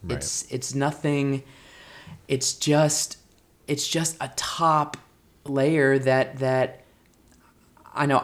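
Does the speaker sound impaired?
Yes: stuttering; no longer uses fluency techniques, stutters openly including in acting; fluent when singing, formerly word switching and circumlocution, hiding caused tension and struggle; here repeated words, prolonged sounds.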